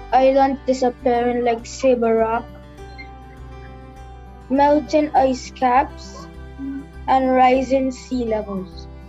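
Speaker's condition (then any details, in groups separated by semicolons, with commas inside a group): No condition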